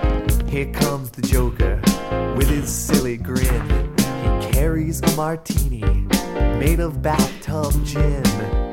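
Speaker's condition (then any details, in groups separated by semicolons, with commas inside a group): No condition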